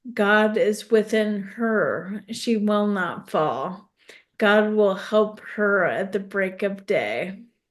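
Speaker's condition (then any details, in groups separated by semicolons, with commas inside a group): ALS; tongue fasciculations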